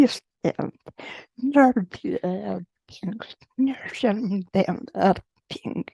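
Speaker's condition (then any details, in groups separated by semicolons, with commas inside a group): Generalized dystonia; generalized, leg weakness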